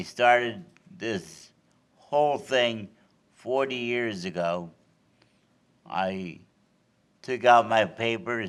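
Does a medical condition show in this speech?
Yes: cerebral palsy.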